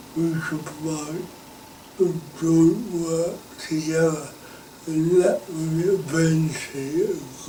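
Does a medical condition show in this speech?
Yes: cerebral palsy.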